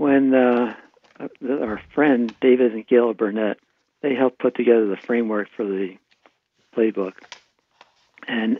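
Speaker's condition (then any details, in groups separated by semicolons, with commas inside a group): Parkinson's disease; right hand tremor at onset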